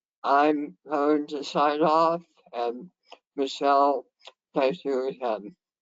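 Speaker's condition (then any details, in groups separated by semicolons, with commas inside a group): Head and neck cancer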